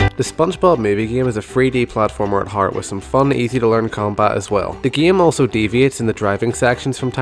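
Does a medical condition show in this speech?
No.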